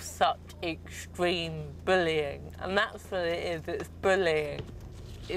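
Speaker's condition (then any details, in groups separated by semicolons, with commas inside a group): Cerebral palsy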